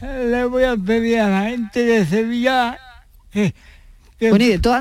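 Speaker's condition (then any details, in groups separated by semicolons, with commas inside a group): Cerebral palsy; since birth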